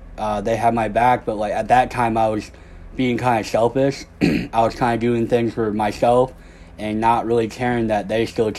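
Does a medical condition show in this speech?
Yes: cleft lip and palate; congenital cleft lip and palate, no front teeth at birth, jaw reconstruction with jaw wired shut.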